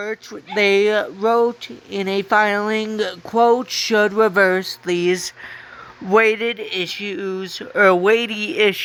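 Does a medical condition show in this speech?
Yes: cerebral palsy.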